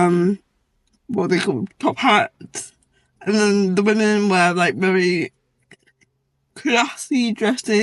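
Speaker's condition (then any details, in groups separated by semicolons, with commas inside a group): Cerebral palsy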